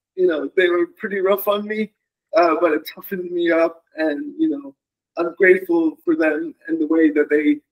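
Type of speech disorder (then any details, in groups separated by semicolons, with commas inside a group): Dysarthria; cerebral palsy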